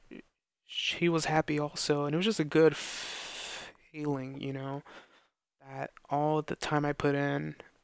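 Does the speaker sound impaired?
Yes: stutter; long-standing stutter persisting into adulthood, oral assessment showed no tongue or face problem; adult speech therapy, two therapists, desensitization, introduction and interview practice, probably always going to stutter; hard time talking, uncomfortable in certain situations, not perfectly fluent, phone call anxiety improved; here prolonged sounds, blocks.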